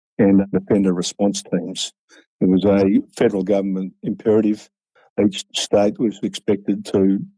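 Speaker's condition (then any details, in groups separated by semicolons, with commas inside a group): No condition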